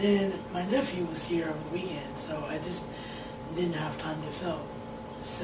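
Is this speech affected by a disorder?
Yes: cerebral palsy; wheelchair bound.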